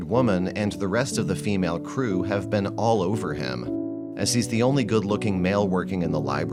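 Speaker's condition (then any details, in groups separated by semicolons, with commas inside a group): No condition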